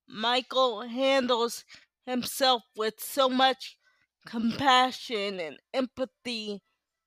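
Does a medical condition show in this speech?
Yes: cerebral palsy.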